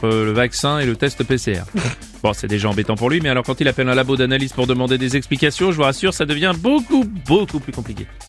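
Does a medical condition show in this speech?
No.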